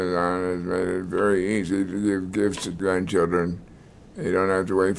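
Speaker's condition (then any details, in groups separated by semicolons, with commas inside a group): Multiple sclerosis; diagnosed decades ago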